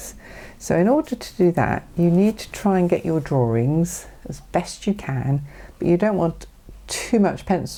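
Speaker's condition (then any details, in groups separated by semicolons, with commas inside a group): No condition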